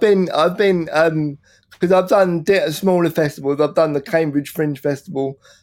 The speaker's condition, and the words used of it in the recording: Cerebral palsy. So I'm quite lucky that I don't really suffer with that other than when I'm drunk.